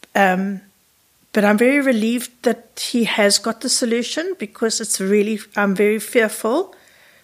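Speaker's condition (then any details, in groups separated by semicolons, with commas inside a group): No condition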